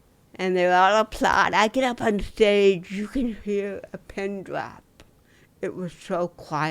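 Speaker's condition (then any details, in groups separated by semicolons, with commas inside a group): Dystonia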